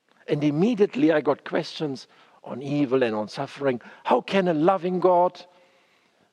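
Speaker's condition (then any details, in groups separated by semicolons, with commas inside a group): No condition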